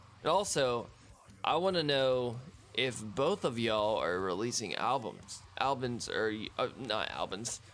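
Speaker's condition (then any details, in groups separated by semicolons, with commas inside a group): No condition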